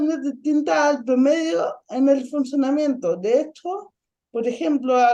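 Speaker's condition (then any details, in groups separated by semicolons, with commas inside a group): Ataxic cerebral palsy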